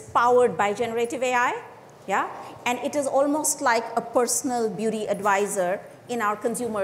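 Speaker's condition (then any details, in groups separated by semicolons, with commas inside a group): No condition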